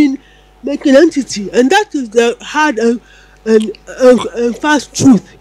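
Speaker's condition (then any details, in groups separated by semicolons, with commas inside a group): Cerebral palsy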